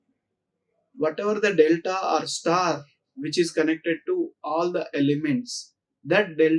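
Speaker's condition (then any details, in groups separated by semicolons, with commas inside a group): No condition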